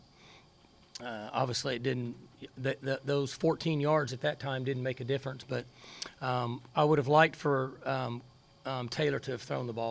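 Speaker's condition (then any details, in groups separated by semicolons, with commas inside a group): No condition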